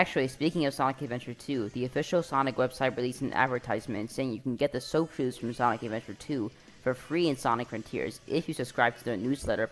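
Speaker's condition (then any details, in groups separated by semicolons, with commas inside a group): No condition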